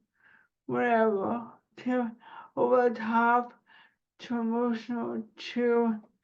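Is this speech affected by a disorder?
Yes: cerebral palsy; spasticity.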